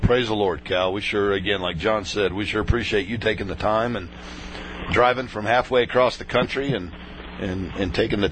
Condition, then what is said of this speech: None; typical speech.